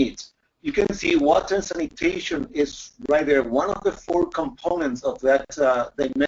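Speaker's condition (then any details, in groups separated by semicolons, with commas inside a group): No condition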